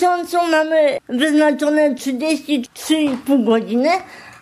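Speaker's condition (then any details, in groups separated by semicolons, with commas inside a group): Spastic quadriplegic cerebral palsy; wheelchair user since birth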